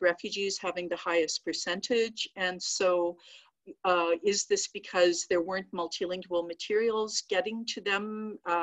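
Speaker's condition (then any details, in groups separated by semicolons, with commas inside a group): No condition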